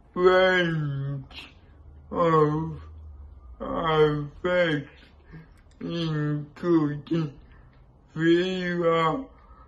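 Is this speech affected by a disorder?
Yes: cerebral palsy.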